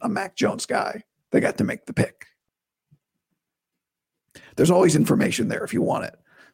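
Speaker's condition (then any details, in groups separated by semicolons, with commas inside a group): Vocal cord surgery recovery; best in two weeks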